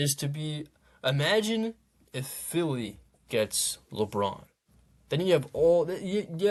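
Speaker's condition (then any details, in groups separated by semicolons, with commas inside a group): No condition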